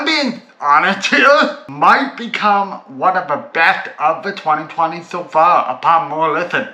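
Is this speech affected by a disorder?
Yes: cerebral palsy.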